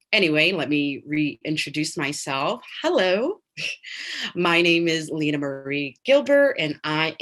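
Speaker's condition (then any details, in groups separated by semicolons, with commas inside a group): No condition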